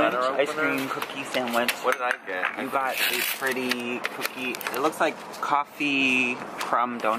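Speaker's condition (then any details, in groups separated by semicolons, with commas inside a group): No condition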